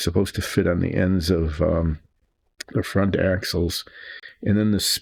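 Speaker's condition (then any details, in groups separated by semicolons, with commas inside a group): No condition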